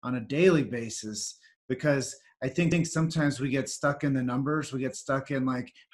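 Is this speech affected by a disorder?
No.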